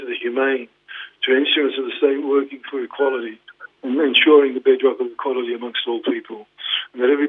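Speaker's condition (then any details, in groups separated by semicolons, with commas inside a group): Parkinson's; diagnosed 2019, led to retirement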